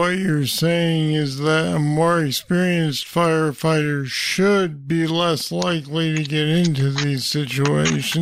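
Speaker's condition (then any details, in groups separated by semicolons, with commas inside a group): Parkinson's disease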